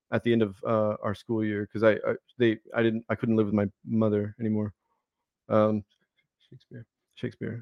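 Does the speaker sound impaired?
Yes: Tourette's syndrome; Tourette syndrome with vocal tics; vocal tics present during recording, loses train of thought after tic; vocal tic of saying Shakespeare, interjected mid-sentence.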